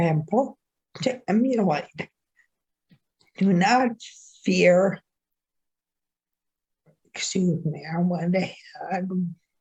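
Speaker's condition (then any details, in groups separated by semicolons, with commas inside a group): Ataxia; Friedreich's form, late adult onset, balance, coordination, walking affected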